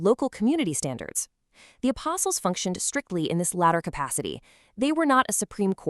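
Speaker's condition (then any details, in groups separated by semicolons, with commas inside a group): No condition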